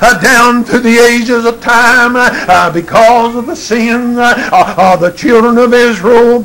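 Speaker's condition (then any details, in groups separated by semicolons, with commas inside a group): No condition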